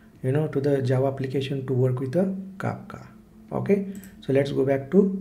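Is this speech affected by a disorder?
No.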